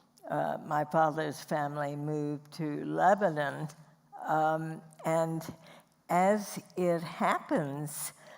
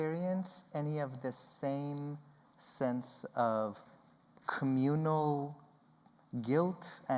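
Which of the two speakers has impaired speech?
The first: spasmodic dysphonia; diagnosed after 6 years of symptoms, Botox injections; began with mid-sentence cough, progressive voice loss, barely got words out.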